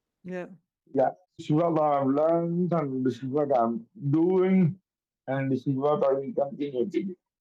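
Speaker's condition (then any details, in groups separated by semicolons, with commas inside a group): Cerebral palsy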